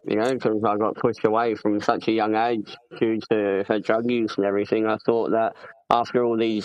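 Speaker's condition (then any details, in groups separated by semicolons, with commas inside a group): Cleft palate; congenital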